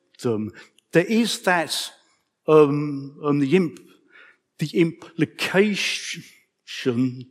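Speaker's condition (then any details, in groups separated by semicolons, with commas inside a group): Stammer; man aged 55; stammer audible in speech; repeated sounds, prolonged sounds, blocks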